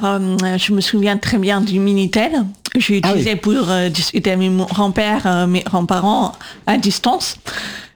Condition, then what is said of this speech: Deafness. Mais l'intelligence artificielle n'a pas été entraînée par les voix atypiques, par les voix accentuées.